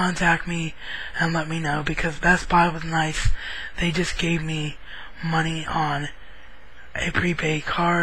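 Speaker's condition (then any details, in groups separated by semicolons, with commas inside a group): Cerebral palsy; wheelchair bound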